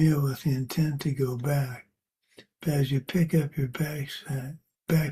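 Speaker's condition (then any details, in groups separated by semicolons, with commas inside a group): Parkinson's; age 73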